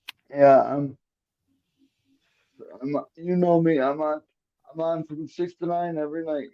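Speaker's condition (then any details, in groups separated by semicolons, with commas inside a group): Cerebral palsy, quadriplegic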